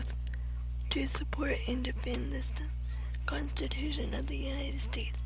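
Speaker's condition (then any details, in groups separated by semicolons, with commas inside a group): Cerebral palsy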